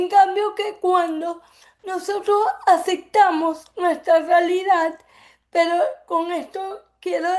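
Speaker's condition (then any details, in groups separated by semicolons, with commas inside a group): Cerebral palsy; from birth; affects speech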